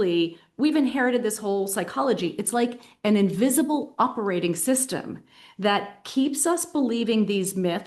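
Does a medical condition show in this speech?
No.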